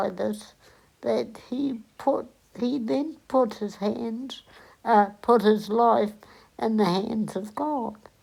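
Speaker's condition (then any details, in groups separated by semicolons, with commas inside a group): Cerebral palsy; onset at 8 days old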